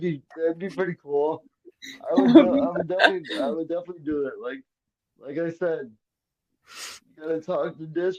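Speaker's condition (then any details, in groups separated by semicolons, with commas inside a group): Cerebral palsy, quadriplegic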